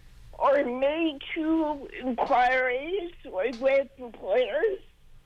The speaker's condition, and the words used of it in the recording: Cerebral palsy. I'm perfectly able to understand her, yeah.